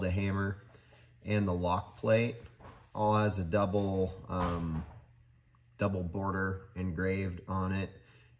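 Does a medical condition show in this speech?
No.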